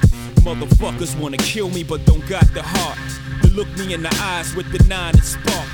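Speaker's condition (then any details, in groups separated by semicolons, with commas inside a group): No condition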